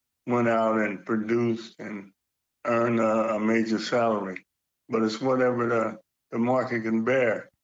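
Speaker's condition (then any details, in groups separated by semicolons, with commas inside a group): Parkinson's; age 70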